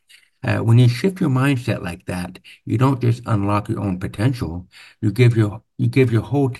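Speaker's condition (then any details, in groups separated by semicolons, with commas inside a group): Profound hearing loss, deaf accent; congenital very severe to profound hearing loss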